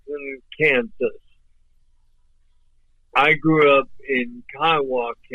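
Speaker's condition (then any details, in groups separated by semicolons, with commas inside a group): ALS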